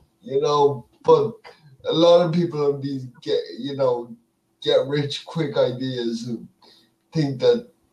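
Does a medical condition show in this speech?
Yes: cerebral palsy; speech affected.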